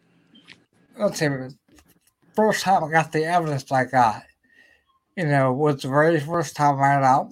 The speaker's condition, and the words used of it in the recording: Ataxia. And so I tell people that on my show, I learned now that I tend to slur a bit.